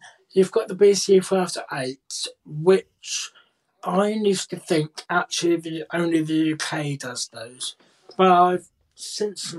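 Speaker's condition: Cerebral palsy, profound hearing loss; most BSL forgotten

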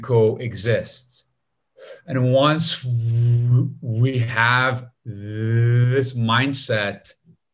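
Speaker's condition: Stutter; lifelong stutter, breathing technique from speech course also done by Gareth Gates, joined Toastmasters; debilitating stutter, avoided speaking about 25 years, stutter evident when speaking, pauses resemble internet lag; prolonged sounds

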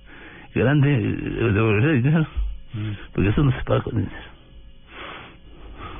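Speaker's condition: Parkinson's disease; voice sometimes trembles

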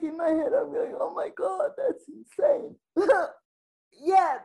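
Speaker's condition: Spastic quadriplegic cerebral palsy; from being born three months premature, full-time electric wheelchair user

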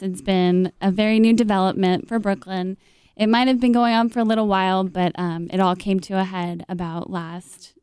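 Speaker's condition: No condition

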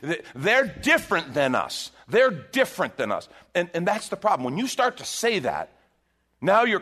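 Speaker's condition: No condition

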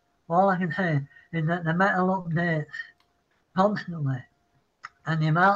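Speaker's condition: Parkinson's; apologizes mid-sentence

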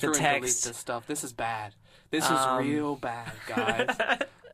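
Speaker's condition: No condition

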